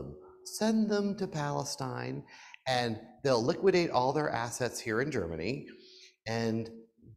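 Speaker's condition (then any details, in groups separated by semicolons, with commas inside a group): No condition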